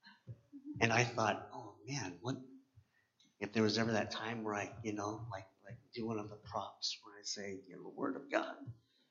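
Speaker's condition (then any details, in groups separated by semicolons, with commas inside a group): Cleft palate; 7 years of speech therapy, oral appliance once worn to help speak properly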